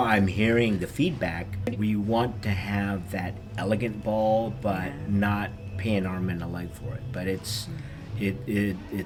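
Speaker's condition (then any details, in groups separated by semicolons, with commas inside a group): No condition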